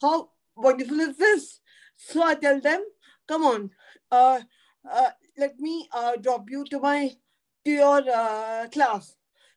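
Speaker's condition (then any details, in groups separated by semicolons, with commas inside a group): Cerebral palsy; could not talk in early childhood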